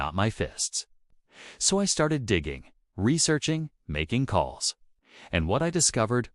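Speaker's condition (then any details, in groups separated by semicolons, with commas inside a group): No condition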